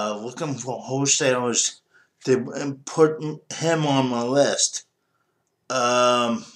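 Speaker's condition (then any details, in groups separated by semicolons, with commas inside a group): Cerebral palsy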